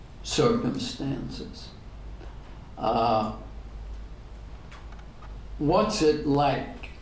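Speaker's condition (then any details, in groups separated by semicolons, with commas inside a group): ALS; degenerative; diagnosed ten years ago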